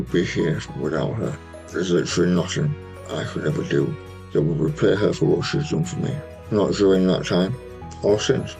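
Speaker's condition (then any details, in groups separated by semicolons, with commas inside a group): Tongue cancer, hemiglossectomy; half tongue removed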